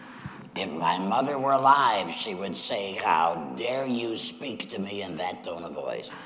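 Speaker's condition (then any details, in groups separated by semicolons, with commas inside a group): Laryngectomy after throat cancer, voice prosthesis; voice produced through throat prosthesis, likened to kazoo, altered tone of voice joked about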